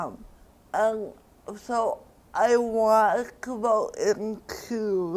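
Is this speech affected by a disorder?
Yes: cerebral palsy; diagnosed around age one.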